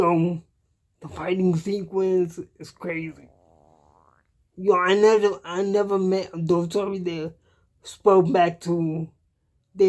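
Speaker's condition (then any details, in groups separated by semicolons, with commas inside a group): Cerebral palsy; cannot walk, uses wheelchair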